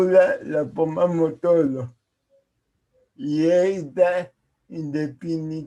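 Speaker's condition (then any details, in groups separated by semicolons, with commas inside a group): Cerebral palsy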